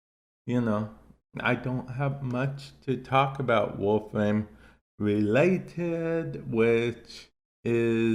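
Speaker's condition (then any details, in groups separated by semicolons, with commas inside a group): Cerebral palsy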